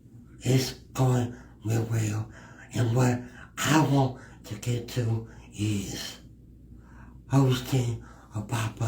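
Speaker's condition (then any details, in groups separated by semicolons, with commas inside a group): Cerebral palsy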